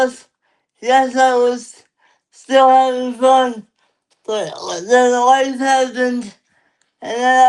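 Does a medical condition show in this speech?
Yes: cerebral palsy; lifelong; limited energy.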